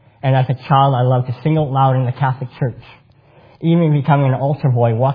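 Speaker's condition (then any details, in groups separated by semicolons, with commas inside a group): Cleft palate; congenital cleft palate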